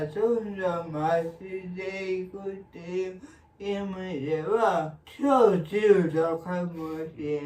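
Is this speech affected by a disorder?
Yes: cerebral palsy; severe, uses a wheelchair.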